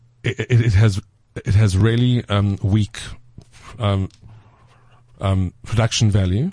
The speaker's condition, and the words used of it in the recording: Stuttering. Does it get worse when you are in a stressful situation?